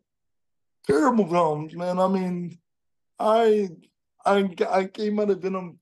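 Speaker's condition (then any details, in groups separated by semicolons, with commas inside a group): Cerebral palsy; jokes of having voice for print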